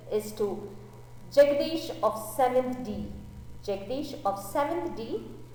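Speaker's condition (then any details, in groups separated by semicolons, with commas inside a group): No condition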